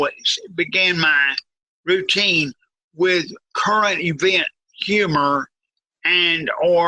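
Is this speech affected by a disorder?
Yes: cerebral palsy, severe.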